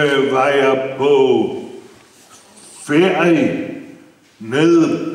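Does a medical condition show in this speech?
Yes: brain injury.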